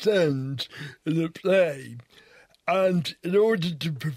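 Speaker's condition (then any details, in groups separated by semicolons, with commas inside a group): Cerebral palsy; wheelchair user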